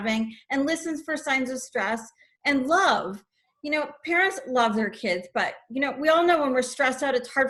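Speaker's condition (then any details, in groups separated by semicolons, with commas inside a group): No condition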